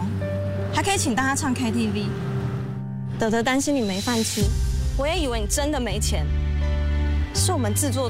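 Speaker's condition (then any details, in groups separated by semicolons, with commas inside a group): No condition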